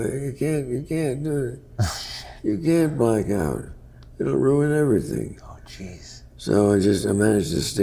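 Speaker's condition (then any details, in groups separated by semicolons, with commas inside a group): Parkinson's; worsening, often debilitating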